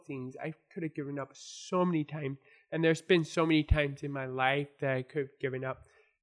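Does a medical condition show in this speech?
Yes: born deaf; congenital deafness from birth.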